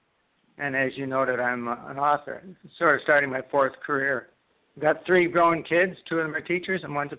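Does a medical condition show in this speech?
Yes: Parkinson's disease; left-sided onset, smell and taste loss first, left index finger tremor, no medication, one brain therapy; left hand weakness and poor dexterity, shuffle walking, freezing about two years, brain fog, daily exercise.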